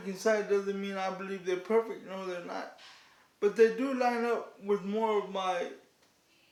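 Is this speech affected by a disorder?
Yes: cerebral palsy; declined offered surgery.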